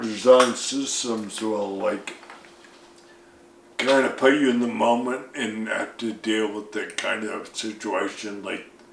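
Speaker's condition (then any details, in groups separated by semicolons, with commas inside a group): Friedreich's ataxia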